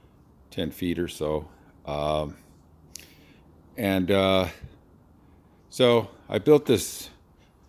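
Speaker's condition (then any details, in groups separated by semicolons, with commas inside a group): No condition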